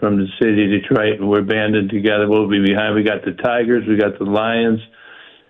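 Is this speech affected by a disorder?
Yes: Parkinson's; stays active.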